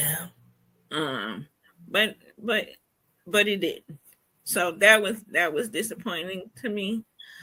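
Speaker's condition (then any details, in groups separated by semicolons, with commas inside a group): Cerebral palsy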